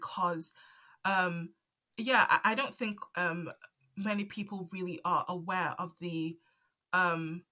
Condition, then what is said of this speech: Stuttering. So if you know you hear me stuttering here and there, that's why.